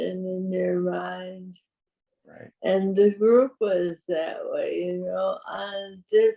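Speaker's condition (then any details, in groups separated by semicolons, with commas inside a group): Parkinson's; voice weaker than before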